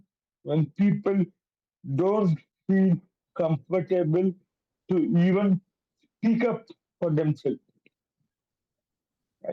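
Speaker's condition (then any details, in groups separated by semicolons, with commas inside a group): Cerebral palsy; affects coordination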